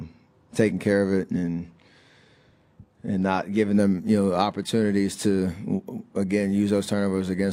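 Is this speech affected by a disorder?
No.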